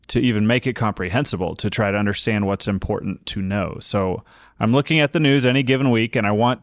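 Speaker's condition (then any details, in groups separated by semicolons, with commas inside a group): No condition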